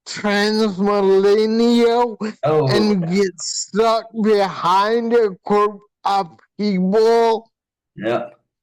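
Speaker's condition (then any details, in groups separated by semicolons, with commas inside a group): Hydrocephalus with shunt failure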